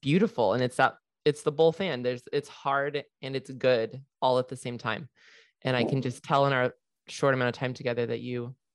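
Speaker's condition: No condition

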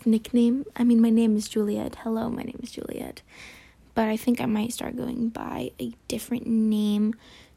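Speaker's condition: No condition

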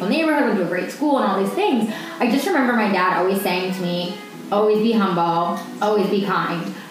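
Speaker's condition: No condition

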